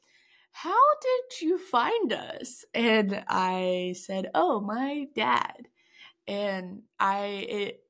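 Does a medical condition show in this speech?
Yes: stuttering; fear of speaking in front of groups, school accommodations for presenting projects, found national stuttering association; less evident than once, comes out more again with age; some days stutters much more than usual, takes longer to get words out, talks may run over; here prolonged sounds.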